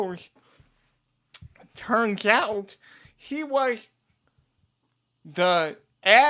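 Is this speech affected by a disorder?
Yes: cerebral palsy; diagnosed age two.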